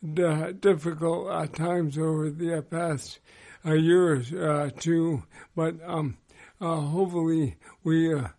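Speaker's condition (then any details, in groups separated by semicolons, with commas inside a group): ALS; over 12 years since diagnosis, slower progression than most, worsening daily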